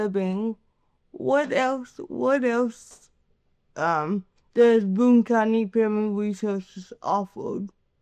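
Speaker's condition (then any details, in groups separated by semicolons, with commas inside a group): Cerebral palsy; with developmental disabilities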